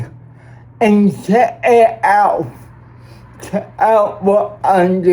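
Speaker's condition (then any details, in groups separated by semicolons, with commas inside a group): Cerebral palsy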